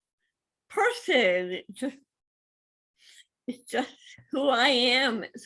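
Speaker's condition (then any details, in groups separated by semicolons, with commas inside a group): Cerebral palsy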